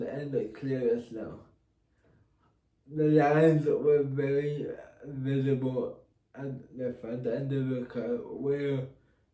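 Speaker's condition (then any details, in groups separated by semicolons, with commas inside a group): Cerebral palsy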